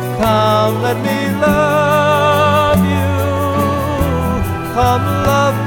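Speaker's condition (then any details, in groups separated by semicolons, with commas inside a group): No condition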